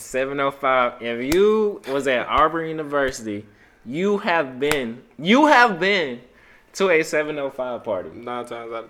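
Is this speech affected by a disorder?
No.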